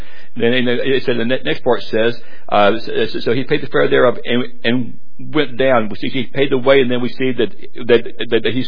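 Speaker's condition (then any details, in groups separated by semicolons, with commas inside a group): Stuttering; struggled with it for a while, adults at Haddale said he could not preach; preaching a full sermon, prays for clarity of speech, stutter not yet noticed; not noticeable to audience during this sermon; repeated sounds, repeated words, prolonged sounds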